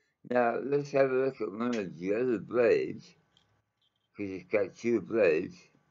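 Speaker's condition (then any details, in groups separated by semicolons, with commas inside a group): Mouth cancer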